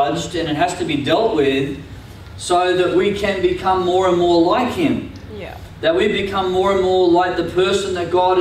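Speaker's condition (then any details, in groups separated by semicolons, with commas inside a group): No condition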